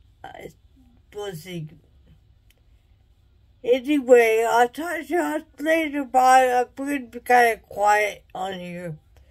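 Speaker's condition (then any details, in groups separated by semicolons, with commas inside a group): Traumatic brain injury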